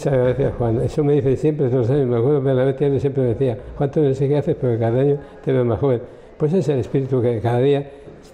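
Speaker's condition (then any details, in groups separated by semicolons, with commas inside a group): Parkinson's disease; about 19 years since onset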